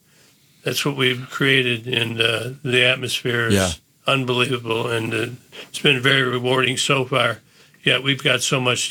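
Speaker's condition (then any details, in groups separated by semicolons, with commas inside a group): Parkinson's disease; neurodegenerative disease, posture and gait changes as Diamondbacks manager, neck and shoulder surgeries before diagnosis; about 10 years since diagnosis; once could not speak on live TV, diagnosed 2 days later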